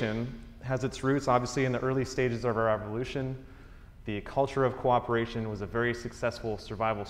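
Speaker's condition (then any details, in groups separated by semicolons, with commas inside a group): No condition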